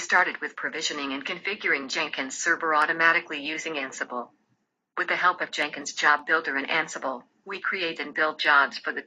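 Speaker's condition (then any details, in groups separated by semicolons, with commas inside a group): No condition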